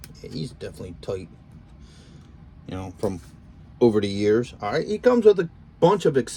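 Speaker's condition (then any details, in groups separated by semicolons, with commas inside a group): No condition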